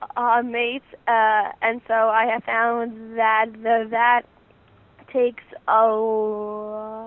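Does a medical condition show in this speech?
Yes: stuttering; stuttering since beginning to talk, speech therapy with own speech therapist; about 18, starting college, therapy every two weeks, summer three-session intensive, Friends National Association; needs extra time to speak, letters to teachers, friends avoid filling in words; here repeated words, blocks.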